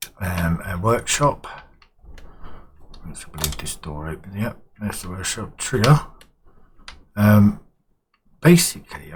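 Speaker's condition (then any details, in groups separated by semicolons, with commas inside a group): No condition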